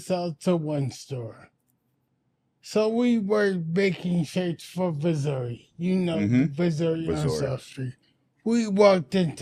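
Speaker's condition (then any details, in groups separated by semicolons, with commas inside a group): Anoxic brain injury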